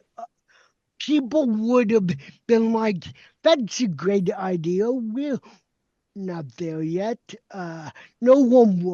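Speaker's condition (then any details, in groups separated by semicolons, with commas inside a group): Cerebral palsy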